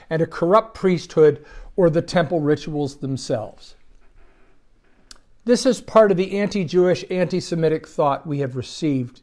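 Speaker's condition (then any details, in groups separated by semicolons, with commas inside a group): No condition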